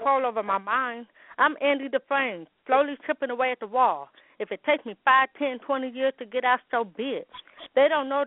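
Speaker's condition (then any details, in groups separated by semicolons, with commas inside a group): Hearing loss with speech impediment, congenital; hearing aids since 15 months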